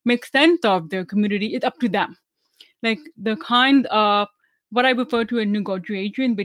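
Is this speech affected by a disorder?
Yes: deafness; about 25 years spent passing as hearing, relearned to speak; uses hearing aids and closed captioning, not fluent in sign language; speaks well per others, about 10 years of speech therapy, makes sense of auditory cues.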